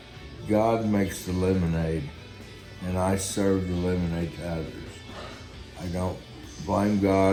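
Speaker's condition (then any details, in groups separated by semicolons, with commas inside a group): Guillain-Barré syndrome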